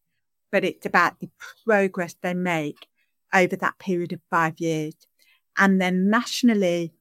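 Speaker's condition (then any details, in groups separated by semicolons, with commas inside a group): Deafness; signing and speaking at the same time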